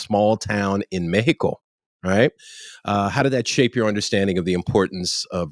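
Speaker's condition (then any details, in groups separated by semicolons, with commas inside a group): No condition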